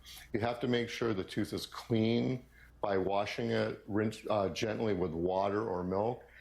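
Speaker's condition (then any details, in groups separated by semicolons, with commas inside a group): No condition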